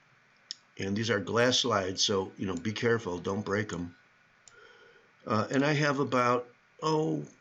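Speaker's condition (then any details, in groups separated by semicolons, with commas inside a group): No condition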